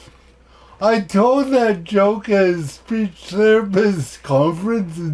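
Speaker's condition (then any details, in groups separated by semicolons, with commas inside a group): Cerebral palsy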